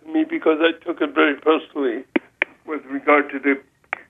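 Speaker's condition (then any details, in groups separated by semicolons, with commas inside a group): Spastic cerebral palsy; lifelong wheelchair use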